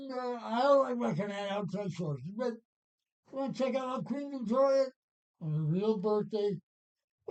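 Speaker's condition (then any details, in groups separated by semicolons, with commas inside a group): Parkinson's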